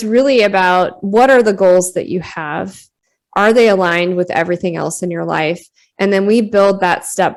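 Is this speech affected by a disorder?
No.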